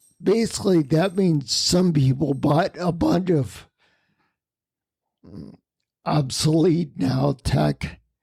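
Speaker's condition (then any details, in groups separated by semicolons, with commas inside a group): Spinocerebellar ataxia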